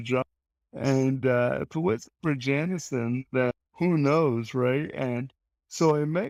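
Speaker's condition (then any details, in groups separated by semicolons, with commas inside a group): Cerebral palsy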